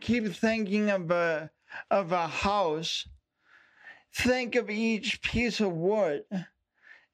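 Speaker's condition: Speech impediment; intelligible

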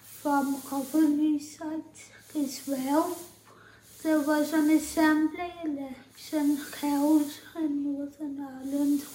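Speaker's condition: Tracheostomy and ventilator dependent

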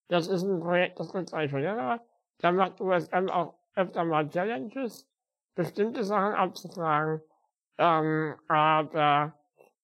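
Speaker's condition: Spinal muscular atrophy; spinal muscular atrophy since birth, physical disability, uses wheelchair

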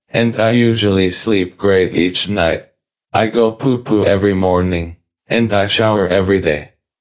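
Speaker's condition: ALS, speech-generating device; silences while typing

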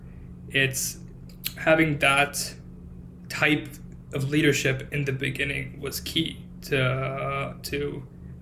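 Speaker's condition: Stuttering; lifelong since childhood, father also stutters, formerly covert; still stutters, including slips in medical school; gets stuck on words, worse with anxiety and depression, good and bad days; repeated sounds, blocks

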